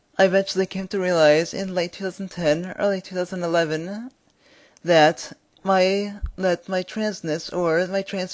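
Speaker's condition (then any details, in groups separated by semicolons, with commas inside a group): Cerebral palsy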